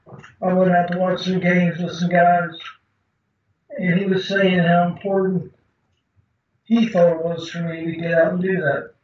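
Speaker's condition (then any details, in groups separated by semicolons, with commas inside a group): Parkinson's disease; deep brain stimulation surgery; diagnosed at age 43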